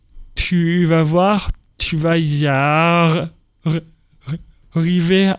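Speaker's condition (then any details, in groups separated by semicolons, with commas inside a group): Stuttering; stuttering since early childhood at school, speech therapy helped, told elimination almost impossible; age 28, lives with stuttering and accepts it; stuttering persists, described by him as an accent; repeated sounds, blocks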